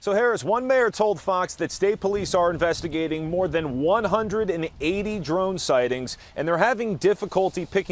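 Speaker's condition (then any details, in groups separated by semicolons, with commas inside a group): No condition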